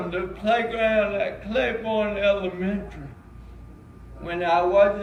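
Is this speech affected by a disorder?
Yes: cerebral palsy.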